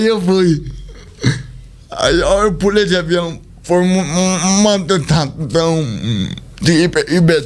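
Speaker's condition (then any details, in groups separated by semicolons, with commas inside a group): Cerebral palsy; speech not normal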